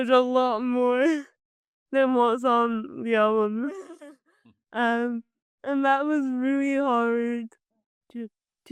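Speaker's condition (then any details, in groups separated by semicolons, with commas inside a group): Cerebral palsy; from birth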